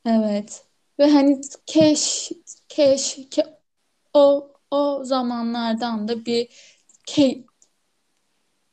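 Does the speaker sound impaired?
Yes: stuttering; stuttering since before choosing a career; stutters a lot at present; frequent sound and part-word repetitions, repeated initial syllables, filler sounds; here repeated sounds, repeated words, prolonged sounds.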